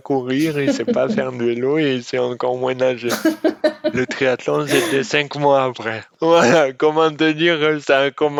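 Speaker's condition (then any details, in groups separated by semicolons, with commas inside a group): Dystonia; speech disorder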